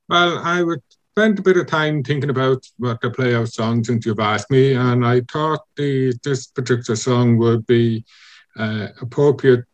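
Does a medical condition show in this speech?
Yes: congenital deafness; born deaf, cause unknown, not hereditary, undiagnosed for about 12 months; learned to speak via audiologists and speech therapist Jim from America, lip reading learned from Jim.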